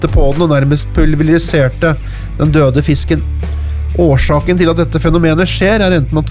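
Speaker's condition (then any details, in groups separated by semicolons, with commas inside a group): No condition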